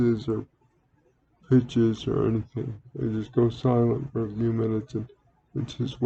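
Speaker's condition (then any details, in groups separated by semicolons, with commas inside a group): Cerebral palsy; speaks relatively well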